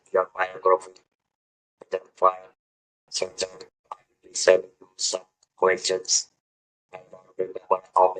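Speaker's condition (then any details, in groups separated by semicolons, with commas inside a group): Throat cancer, electrolarynx user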